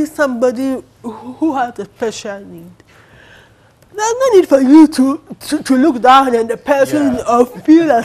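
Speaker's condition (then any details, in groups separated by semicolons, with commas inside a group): Cerebral palsy; cerebral palsy affecting motor development and movement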